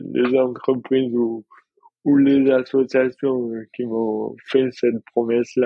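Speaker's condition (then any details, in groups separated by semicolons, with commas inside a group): Dystonia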